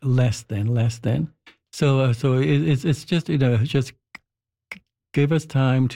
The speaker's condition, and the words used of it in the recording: Stuttering. The primary characteristic is what I'm doing now, and that's repetitions, prolongations, and ... contortions, and this is the physical component of stuttering